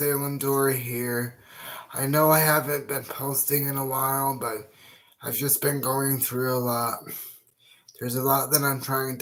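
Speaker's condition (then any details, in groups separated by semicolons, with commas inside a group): Cerebral palsy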